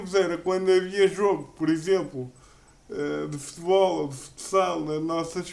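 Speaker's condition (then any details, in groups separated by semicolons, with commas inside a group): Cerebral palsy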